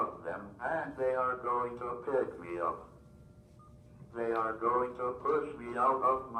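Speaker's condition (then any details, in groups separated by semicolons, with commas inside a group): Cerebral palsy, athetoid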